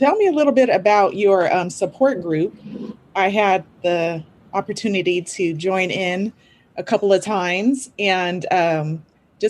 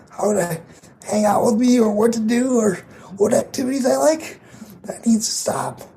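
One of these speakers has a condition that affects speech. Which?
The second: cerebral palsy; physical disability; voice audibly affected.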